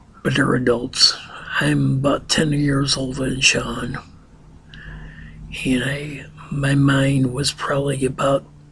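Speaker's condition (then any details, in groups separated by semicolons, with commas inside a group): Ataxia; sometimes hard to enunciate, volume and word pronunciation affected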